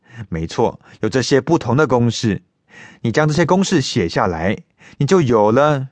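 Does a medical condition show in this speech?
No.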